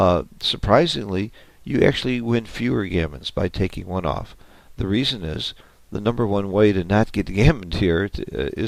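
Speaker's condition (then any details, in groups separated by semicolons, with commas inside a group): No condition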